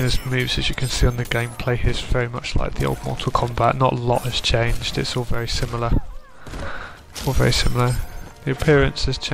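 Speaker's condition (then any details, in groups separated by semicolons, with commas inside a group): No condition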